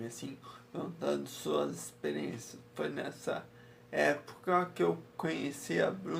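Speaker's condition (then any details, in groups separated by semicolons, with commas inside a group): Multiple sclerosis, relapsing-remitting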